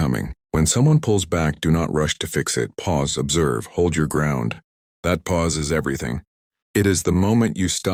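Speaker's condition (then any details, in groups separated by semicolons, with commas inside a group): No condition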